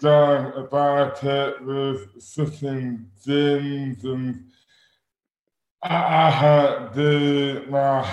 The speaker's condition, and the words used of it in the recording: Dystonia. His disability has progressed to the point where he's lost parts of the use of his hands, where they've curled inwards, and his speech is, 12 years later, incredibly slurred.